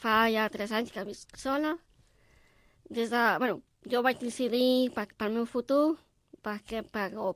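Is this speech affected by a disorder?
Yes: Down syndrome; can do all tasks others do but more slowly, four hours instead of one.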